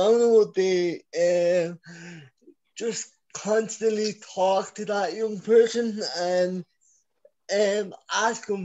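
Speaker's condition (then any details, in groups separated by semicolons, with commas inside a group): Cerebral palsy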